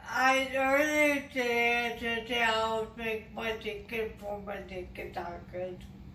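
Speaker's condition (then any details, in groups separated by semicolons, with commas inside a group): Traumatic brain injury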